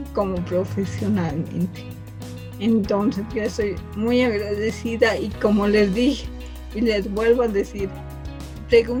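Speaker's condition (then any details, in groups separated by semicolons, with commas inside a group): Cerebral palsy from birth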